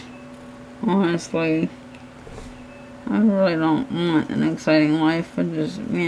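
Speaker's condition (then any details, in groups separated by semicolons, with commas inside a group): Cerebral palsy; hands affected, shaking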